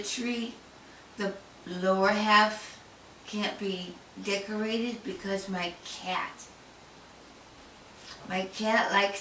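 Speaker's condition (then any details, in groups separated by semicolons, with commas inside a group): Tongue cancer; had speech therapy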